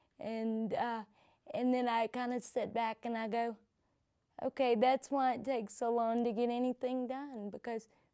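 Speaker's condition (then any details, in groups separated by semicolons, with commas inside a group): Cerebral palsy; present from birth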